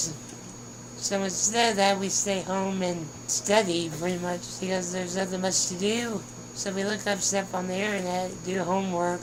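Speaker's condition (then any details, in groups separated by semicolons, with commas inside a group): Spinal muscular atrophy; tracheostomy, tongue and mouth muscles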